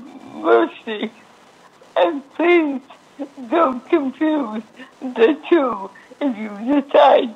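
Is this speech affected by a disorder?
Yes: ALS; all limbs affected except left hand, declined tracheostomy.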